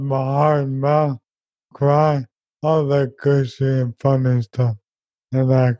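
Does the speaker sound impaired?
Yes: ALS; diagnosed age 29.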